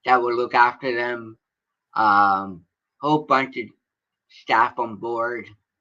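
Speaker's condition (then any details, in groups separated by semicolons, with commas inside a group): Cerebral palsy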